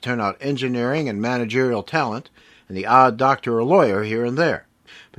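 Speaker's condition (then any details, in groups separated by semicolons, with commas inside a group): No condition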